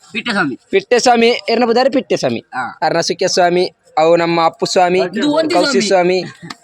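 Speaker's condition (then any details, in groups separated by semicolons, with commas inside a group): No condition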